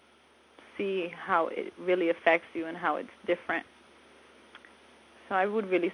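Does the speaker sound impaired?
No.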